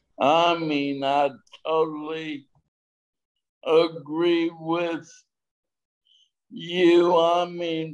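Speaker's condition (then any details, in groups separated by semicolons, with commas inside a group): Traumatic brain injury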